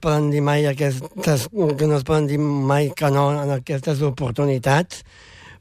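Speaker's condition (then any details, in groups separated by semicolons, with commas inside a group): Down syndrome; congenital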